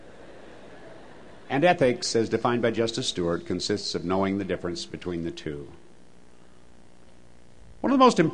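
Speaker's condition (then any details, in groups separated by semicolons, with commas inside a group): No condition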